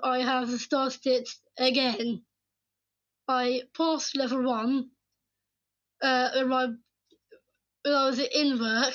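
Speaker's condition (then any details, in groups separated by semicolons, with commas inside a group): Down syndrome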